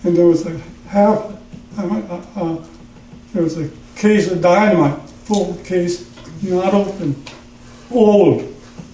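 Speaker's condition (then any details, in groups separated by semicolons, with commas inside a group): Parkinson's; trouble in the throat while speaking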